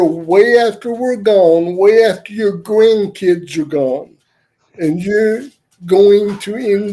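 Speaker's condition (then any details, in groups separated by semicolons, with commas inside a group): Cerebral palsy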